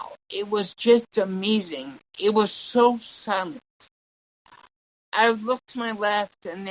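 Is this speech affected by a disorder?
Yes: cerebral palsy; tongue and legs.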